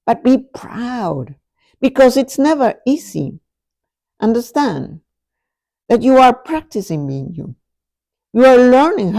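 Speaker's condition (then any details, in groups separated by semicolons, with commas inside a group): No condition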